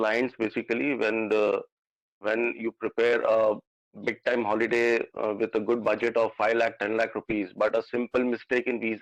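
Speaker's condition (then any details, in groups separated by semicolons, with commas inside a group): No condition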